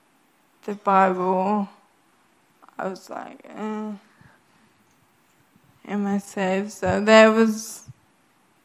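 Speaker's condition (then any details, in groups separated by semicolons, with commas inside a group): Friedreich's ataxia; cannot speak if quiet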